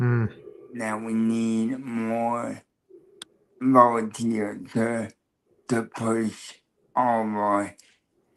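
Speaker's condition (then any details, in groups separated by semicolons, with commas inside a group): Cerebral palsy, spastic quadriplegia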